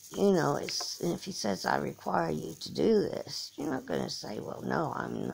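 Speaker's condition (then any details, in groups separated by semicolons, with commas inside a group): Cerebral palsy; from birth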